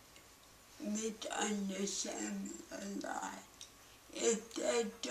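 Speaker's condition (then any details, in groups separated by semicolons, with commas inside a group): Cerebral palsy; balance and speech most affected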